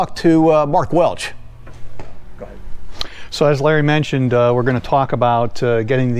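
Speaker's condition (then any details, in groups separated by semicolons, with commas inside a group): No condition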